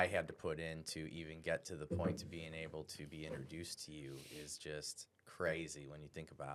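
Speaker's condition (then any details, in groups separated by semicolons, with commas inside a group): No condition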